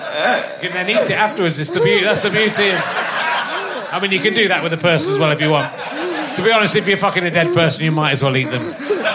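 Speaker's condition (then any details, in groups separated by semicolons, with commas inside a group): No condition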